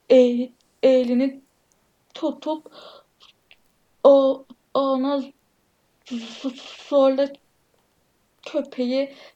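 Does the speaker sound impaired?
Yes: stuttering; other stutterers in family, attends stuttering self-help groups; stuttering a lot during recording; frequent part-word and syllable repetitions, fillers, heavy stuttering; here repeated sounds, prolonged sounds, blocks.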